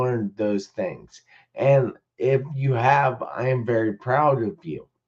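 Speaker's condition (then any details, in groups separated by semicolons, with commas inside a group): Traumatic brain injury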